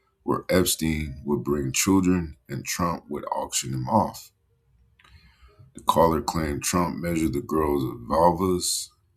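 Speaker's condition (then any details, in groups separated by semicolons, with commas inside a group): No condition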